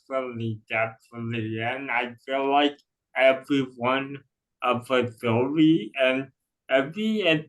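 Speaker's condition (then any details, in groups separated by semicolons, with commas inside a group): Cerebral palsy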